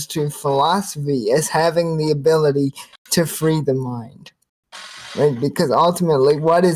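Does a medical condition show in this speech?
Yes: cerebral palsy, spastic quadriplegia; spastic quadriplegia, from birth; quite severe; speech mostly unaffected, problems when talking fast.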